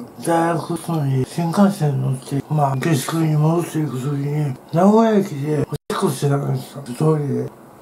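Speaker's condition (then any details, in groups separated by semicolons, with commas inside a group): Tongue cancer, partial glossectomy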